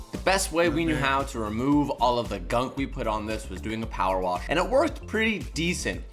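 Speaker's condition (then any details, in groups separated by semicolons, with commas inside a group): No condition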